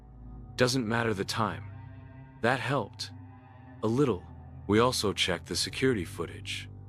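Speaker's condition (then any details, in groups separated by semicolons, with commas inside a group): No condition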